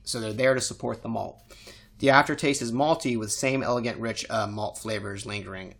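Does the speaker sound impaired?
No.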